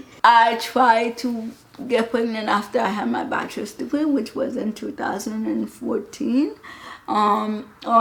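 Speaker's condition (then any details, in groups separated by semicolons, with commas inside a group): Cerebral palsy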